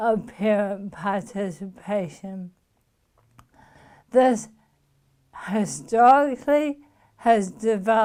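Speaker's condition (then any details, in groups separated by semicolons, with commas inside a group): Motor neuron disease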